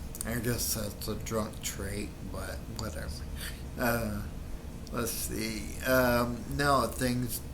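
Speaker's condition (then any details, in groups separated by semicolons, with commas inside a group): Friedreich's ataxia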